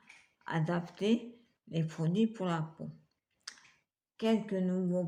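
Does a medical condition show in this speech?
Yes: multiple sclerosis.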